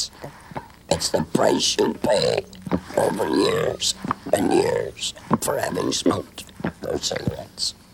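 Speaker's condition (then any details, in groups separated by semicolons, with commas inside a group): Complete laryngectomy; total laryngectomy, throat cancer, smoking-related, no vocal cords; lost voice, learned new form of speech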